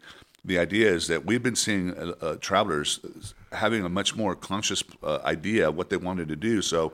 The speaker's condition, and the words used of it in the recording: No condition.